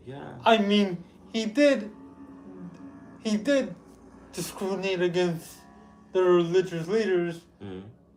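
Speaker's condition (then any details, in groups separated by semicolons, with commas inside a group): Cerebral palsy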